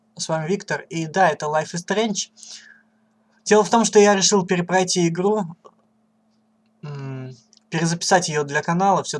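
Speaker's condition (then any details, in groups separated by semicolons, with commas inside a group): No condition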